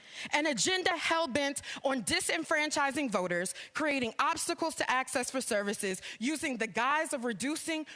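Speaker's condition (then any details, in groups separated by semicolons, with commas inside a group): No condition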